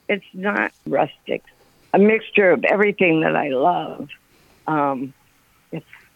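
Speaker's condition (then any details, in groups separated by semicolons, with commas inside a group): Parkinson's; recent onset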